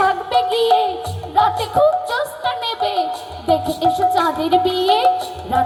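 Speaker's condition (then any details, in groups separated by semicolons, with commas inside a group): No condition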